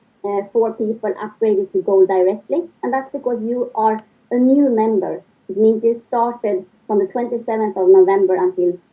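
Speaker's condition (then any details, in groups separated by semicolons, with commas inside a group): No condition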